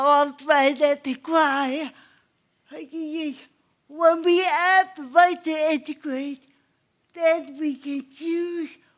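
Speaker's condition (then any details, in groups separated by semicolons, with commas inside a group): Cerebral palsy; obvious speech impairment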